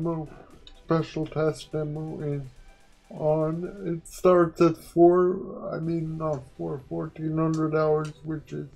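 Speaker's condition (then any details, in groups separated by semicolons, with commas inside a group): Quadriplegic cerebral palsy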